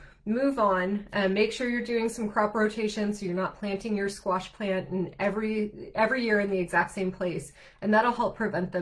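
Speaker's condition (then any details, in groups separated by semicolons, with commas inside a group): No condition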